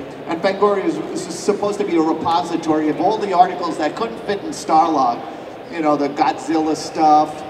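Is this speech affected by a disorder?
No.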